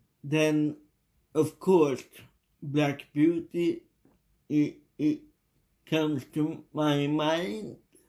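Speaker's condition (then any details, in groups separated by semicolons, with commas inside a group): Cerebral palsy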